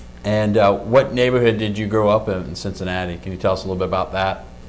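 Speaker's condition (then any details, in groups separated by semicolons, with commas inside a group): No condition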